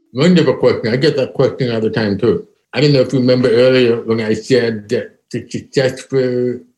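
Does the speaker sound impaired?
Yes: deafness, profound; diagnosed at age four, no intervention first 3-4 years, mainstream schooling.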